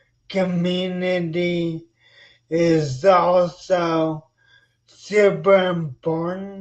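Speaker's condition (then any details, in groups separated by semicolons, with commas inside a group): Spinocerebellar ataxia; onset at 26, slow progression, hand jerks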